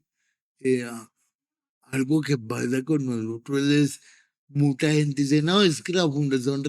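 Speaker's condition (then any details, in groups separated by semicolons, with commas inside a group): Cerebral palsy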